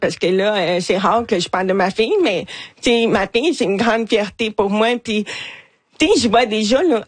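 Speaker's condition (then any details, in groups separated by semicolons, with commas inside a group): Hearing loss, cochlear implant; deaf, hard of hearing, hears nothing without implant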